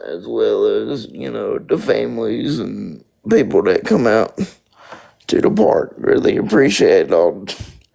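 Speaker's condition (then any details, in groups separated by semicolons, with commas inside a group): Spastic quadriplegic cerebral palsy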